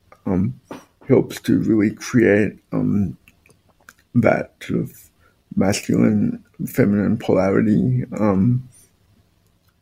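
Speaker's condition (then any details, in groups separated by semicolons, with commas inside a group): Spastic quadriplegic cerebral palsy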